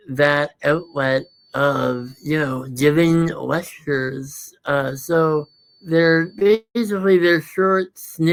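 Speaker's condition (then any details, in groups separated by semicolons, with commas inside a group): Muscular dystrophy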